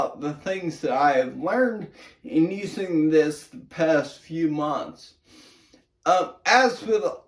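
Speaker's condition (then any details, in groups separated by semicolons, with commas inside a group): Brain injury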